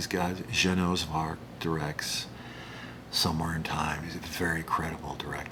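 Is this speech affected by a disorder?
No.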